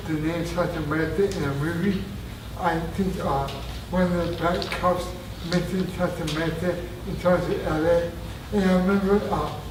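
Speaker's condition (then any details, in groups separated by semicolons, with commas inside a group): Traumatic brain injury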